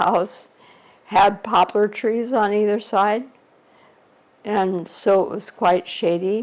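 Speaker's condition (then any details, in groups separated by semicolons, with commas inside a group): ALS; shortly after diagnosis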